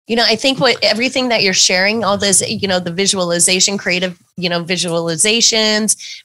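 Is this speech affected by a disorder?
No.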